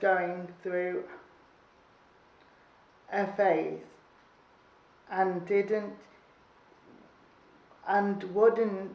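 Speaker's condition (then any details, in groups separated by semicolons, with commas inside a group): Cerebral palsy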